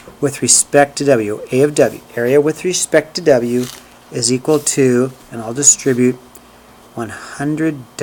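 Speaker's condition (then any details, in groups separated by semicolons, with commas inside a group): No condition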